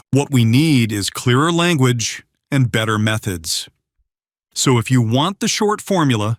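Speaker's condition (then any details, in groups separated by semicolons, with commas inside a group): No condition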